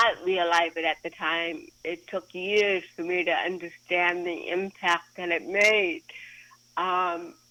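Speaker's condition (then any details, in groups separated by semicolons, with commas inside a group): Cerebral palsy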